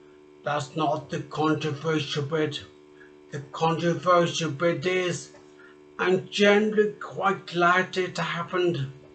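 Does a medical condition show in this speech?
Yes: traumatic brain injury; accident, part of skull removed and replaced, coordination, speech; no speech with tracheostomy, relearned speaking, initially unintelligible, sounded drunk.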